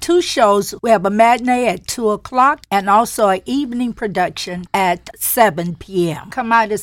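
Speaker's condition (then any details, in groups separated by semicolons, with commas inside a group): No condition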